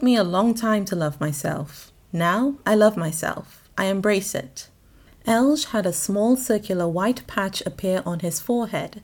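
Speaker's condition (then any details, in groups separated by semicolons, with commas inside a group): No condition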